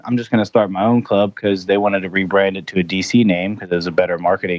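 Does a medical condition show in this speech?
No.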